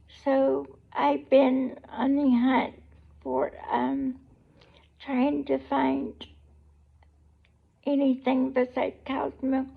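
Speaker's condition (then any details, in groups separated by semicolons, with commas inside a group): Cerebral palsy; able to talk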